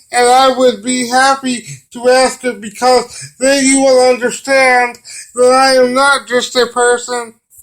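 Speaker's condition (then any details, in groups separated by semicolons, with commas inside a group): Cerebral palsy; brain damage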